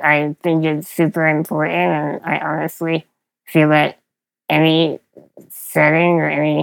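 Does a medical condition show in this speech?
Yes: spinal muscular atrophy; progressive.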